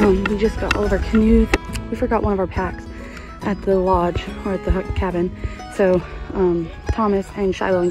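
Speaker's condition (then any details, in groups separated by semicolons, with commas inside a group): No condition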